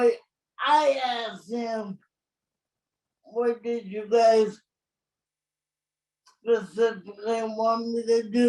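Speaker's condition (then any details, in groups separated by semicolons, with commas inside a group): Cerebral palsy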